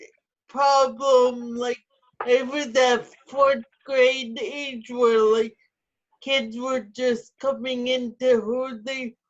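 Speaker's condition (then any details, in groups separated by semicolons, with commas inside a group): Cerebral palsy; stress affects whole body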